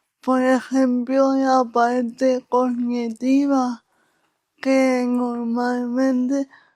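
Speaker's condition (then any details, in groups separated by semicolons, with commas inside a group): Cerebral palsy; unchanged since earlier assessment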